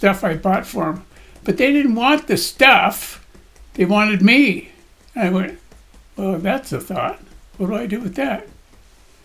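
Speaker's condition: Parkinson's disease; Parkinson's getting in the way a little, daily cardio and gym workouts

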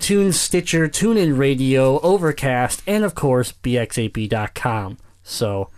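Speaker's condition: Cleft palate; congenital cleft palate

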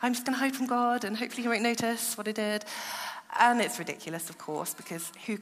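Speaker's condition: No condition

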